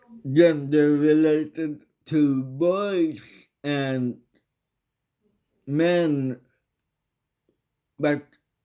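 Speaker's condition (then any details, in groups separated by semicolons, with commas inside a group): Cerebral palsy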